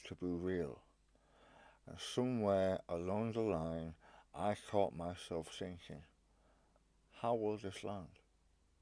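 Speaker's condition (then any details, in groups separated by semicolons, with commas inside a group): Stage 4 tongue cancer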